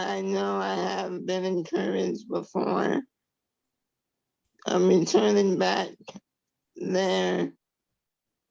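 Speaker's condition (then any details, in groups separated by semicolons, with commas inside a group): Traumatic brain injury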